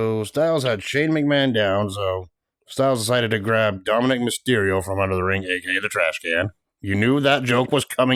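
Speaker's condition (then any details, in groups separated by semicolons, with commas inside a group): No condition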